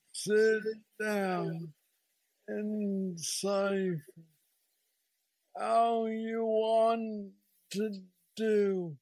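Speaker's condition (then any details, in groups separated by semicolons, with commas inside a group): Parkinson's disease; no plateau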